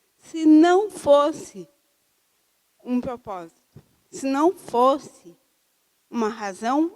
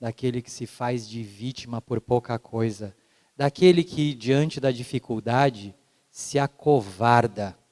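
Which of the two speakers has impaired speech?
The first: cerebral palsy; from birth, uses wheelchair; 38 years old.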